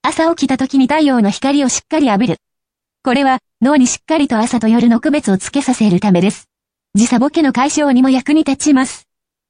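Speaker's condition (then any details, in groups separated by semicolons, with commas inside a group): No condition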